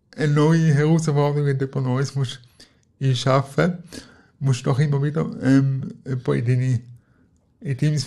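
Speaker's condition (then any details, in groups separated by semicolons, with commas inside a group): Cerebral palsy; cerebral palsy present from birth, wheelchair user, crawled on knees as child, needs help in daily life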